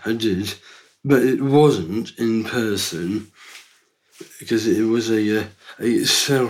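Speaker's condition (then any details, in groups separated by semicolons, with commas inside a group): Down syndrome; from birth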